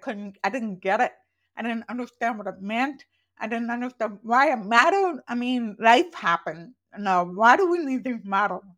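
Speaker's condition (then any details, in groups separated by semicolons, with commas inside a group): Profoundly deaf, congenital; born profoundly deaf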